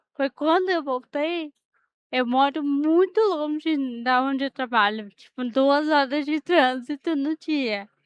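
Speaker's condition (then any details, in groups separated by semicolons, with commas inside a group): Cerebral palsy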